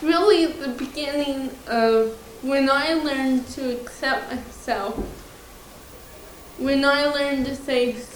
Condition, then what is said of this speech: Cerebral palsy. It gets more difficult to understand me as I get more excited because I tend to go faster and show my emotion more.